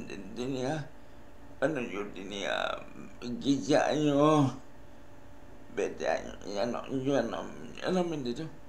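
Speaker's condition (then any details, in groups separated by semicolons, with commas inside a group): Cerebral palsy; speech affected by cerebral palsy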